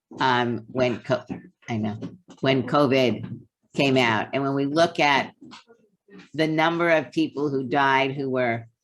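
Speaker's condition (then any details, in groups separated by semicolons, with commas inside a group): No condition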